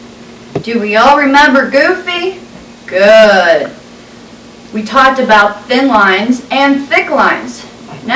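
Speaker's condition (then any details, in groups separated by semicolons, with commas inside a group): No condition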